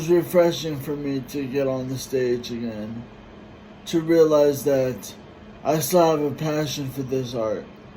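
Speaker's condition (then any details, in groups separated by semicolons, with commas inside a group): Brain injury; relearned talking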